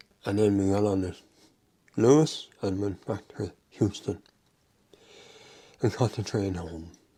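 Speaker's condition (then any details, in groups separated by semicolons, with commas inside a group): Mouth cancer; altered speech after surgery, more resonance when nasal opening blocked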